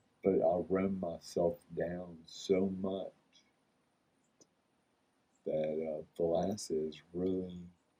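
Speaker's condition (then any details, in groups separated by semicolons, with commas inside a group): Multiple sclerosis; about 28 years since onset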